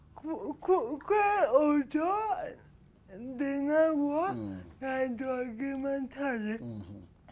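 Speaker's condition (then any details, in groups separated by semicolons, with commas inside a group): Cerebral palsy; speaks slowly, speaking effortful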